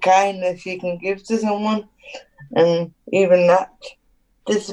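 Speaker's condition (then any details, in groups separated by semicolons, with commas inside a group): Cerebral palsy; needs adapted housing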